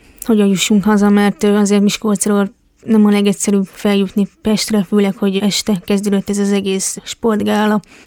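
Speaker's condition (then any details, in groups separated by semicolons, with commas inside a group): Hearing impairment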